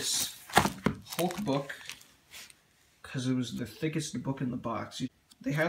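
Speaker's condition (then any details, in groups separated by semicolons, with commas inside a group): No condition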